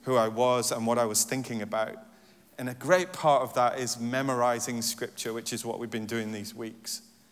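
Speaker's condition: No condition

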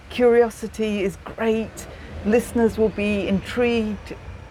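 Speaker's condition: No condition

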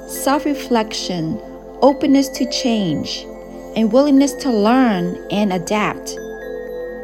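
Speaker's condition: No condition

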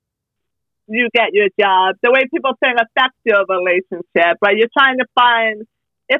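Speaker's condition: Hearing loss, speech impediment, mild; little bit of a speech impediment, speaks better than in childhood

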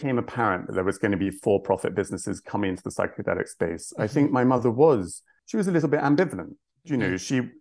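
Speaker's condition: No condition

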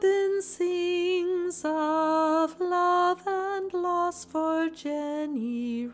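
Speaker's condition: No condition

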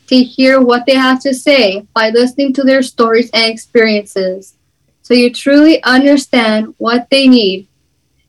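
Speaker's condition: Down syndrome; visible disability

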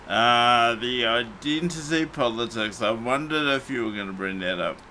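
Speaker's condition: Cerebral palsy; morphine not allowed after it

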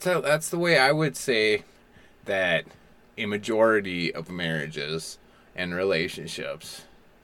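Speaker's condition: No condition

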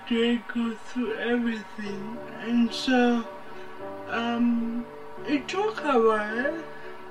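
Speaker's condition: Cerebral palsy; adult

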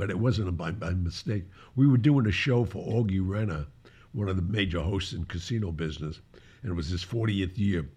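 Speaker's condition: No condition

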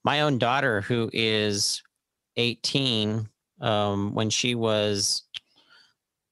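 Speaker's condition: No condition

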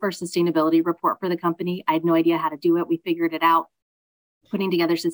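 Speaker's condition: No condition

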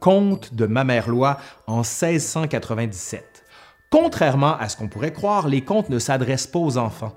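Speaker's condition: No condition

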